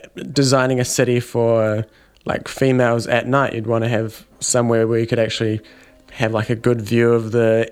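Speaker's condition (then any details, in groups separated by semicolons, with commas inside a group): No condition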